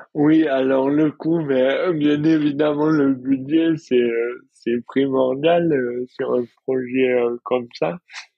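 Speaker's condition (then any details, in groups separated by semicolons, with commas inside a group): Dystonia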